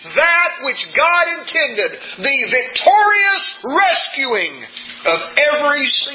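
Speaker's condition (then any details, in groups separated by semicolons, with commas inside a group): No condition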